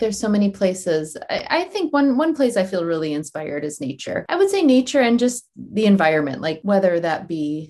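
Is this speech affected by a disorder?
No.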